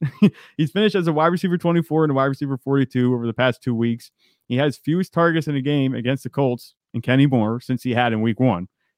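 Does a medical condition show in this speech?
No.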